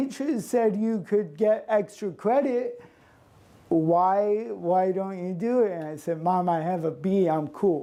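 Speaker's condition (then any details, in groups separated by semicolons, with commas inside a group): Cerebral palsy; since birth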